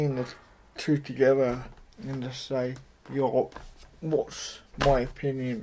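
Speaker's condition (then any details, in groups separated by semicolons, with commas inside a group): Cerebral palsy; mild, affects muscles and speech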